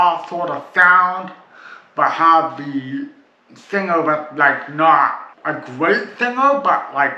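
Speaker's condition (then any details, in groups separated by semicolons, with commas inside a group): Cerebral palsy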